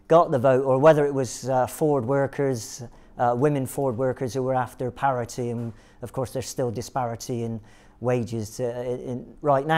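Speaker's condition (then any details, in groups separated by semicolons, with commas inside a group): No condition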